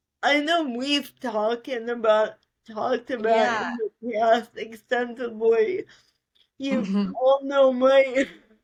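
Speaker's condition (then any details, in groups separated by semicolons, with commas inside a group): Cerebral palsy; spasticity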